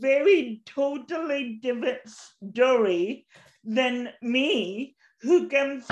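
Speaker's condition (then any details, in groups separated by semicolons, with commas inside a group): Cerebral palsy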